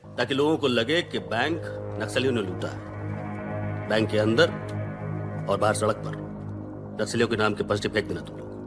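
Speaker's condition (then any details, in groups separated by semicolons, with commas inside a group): No condition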